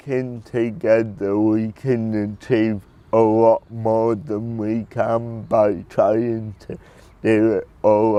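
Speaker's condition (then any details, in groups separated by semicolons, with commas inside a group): Cerebral palsy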